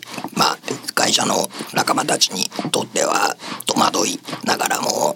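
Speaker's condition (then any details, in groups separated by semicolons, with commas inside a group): Laryngectomy, esophageal speech; learned at 銀齢会 voice class, attended two and a half years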